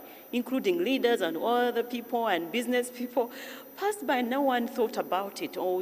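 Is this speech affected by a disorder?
No.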